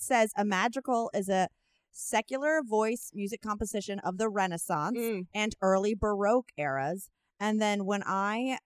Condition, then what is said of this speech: No condition.